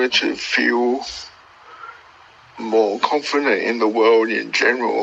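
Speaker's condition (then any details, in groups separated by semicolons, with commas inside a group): Cerebral palsy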